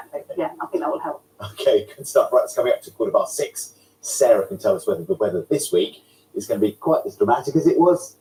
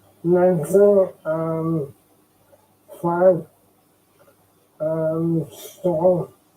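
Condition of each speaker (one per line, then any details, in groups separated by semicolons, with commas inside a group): No condition
Motor neuron disease; degenerative, life-limiting, no treatment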